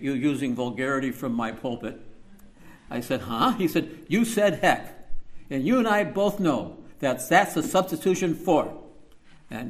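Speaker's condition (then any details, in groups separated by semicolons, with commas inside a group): No condition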